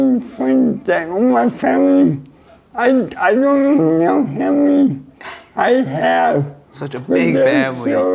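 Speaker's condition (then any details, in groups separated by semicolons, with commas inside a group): Cerebral palsy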